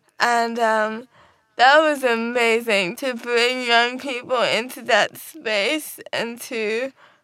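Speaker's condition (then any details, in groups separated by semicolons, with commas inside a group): Cerebral palsy; wheelchair user since diagnosis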